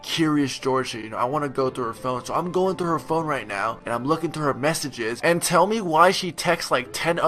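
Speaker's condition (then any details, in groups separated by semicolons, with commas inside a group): No condition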